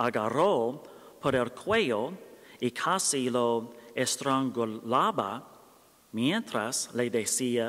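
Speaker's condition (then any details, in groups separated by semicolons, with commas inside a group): No condition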